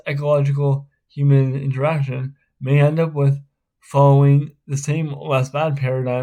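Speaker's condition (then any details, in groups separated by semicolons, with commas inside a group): Spastic cerebral palsy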